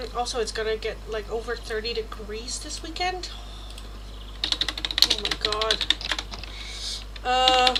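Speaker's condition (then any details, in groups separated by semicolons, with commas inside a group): No condition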